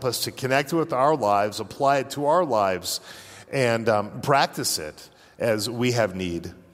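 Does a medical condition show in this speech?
No.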